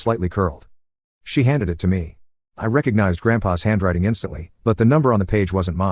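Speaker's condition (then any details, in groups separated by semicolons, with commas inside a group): No condition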